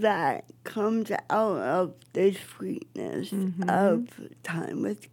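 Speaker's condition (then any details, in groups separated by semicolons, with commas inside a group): Cerebral palsy; affects speech, wheelchair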